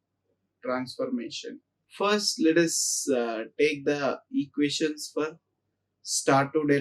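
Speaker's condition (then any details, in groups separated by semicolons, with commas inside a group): No condition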